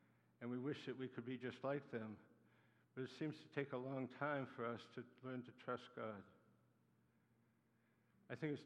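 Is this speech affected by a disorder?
Yes: Parkinson's disease; Parkinson's with acute demyelinating neuropathy, Parkinson's attacks muscles, neuropathy attacks nerves; in therapy sessions working on walking.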